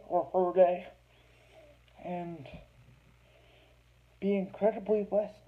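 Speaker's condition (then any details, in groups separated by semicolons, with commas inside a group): Cerebral palsy; heavily altered breathing patterns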